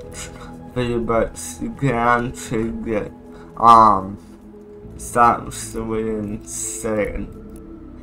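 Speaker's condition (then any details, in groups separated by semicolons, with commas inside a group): Cerebral palsy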